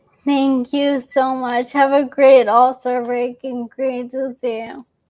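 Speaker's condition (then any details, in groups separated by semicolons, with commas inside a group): ALS; young onset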